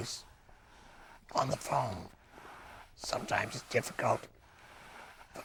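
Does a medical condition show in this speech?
Yes: laryngectomy; vocal cords surgically removed; hard to understand over phone.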